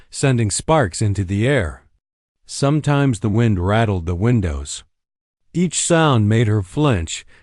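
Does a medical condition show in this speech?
No.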